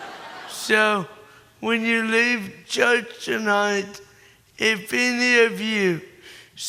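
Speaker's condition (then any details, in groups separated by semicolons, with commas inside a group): Cerebral palsy; born premature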